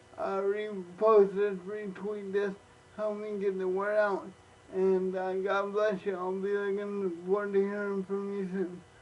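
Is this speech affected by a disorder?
Yes: cerebral palsy.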